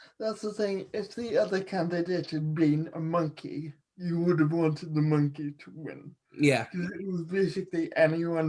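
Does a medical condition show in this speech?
Yes: cerebral palsy.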